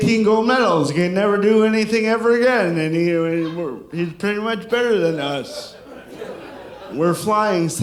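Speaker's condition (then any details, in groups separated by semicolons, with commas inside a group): Cerebral palsy; from birth; sounds drunk, constant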